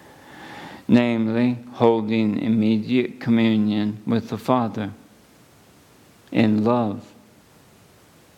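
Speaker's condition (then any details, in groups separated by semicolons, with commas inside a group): ALS; at least a couple of months since diagnosis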